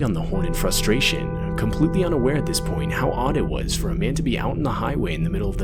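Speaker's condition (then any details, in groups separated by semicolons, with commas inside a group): No condition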